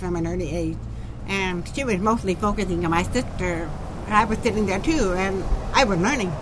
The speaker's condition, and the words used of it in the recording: Deafness. She was slurring her words when she talked.